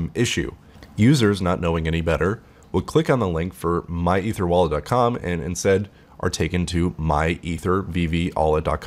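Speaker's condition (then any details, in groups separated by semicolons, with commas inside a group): No condition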